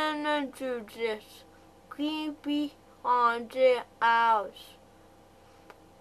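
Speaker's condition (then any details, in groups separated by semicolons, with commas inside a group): Cerebral palsy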